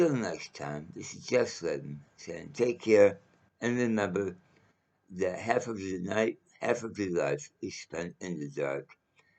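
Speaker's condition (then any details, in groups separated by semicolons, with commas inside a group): Mouth cancer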